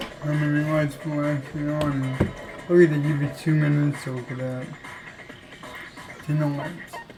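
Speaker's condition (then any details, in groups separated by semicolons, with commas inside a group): Cerebral palsy; affects legs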